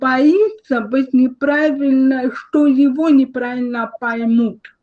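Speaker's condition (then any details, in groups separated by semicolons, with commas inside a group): Cerebral palsy, spastic diplegia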